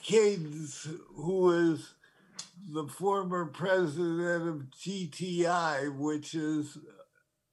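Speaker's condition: Parkinson's disease; diagnosed over 9 years ago

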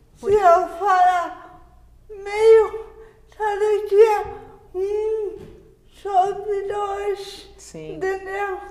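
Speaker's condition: Cerebral palsy; cerebral palsy from birth

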